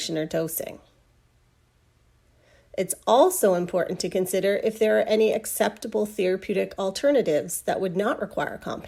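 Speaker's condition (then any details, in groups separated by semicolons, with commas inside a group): No condition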